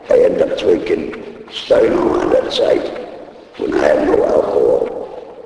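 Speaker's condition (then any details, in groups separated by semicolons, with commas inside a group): Laryngectomy; voice box removed by operation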